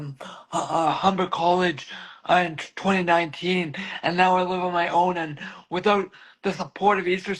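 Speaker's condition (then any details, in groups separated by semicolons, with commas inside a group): Cerebral palsy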